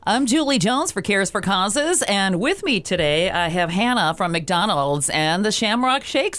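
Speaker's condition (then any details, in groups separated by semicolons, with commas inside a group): No condition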